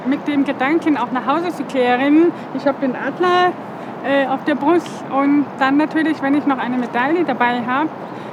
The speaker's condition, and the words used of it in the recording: Deafness. Ihre Mutter hat ihr früh das Sprechen beigebracht.